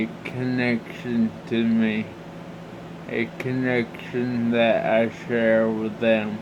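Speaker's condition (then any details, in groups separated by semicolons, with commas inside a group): Brain injury (brain shearing); tracheostomy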